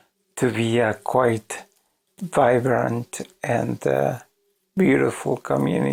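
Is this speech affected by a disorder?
Yes: ALS.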